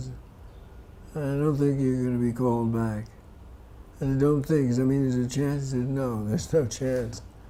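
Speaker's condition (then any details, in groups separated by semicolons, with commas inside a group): Parkinson's disease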